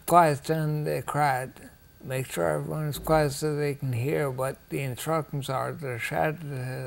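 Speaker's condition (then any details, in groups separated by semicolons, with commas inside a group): Ataxia; rare, progressive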